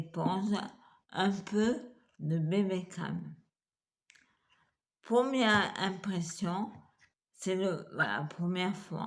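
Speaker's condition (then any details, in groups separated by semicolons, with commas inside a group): Multiple sclerosis; wheelchair, hand difficulties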